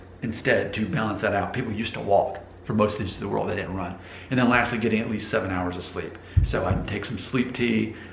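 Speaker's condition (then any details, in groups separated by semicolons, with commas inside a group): No condition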